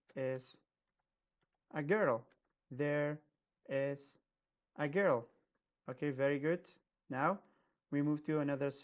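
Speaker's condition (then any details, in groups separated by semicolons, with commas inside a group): No condition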